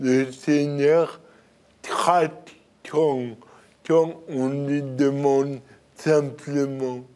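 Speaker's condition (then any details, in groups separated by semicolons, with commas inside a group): Cerebral palsy; birth injury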